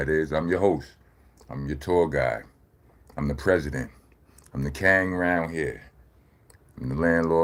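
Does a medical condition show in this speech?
No.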